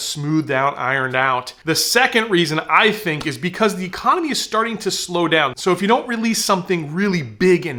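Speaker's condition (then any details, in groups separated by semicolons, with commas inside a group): No condition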